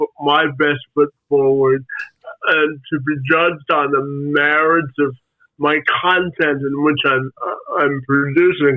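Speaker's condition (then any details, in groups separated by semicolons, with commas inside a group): Spastic quadriplegic cerebral palsy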